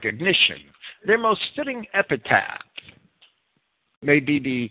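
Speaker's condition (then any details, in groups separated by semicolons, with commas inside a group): No condition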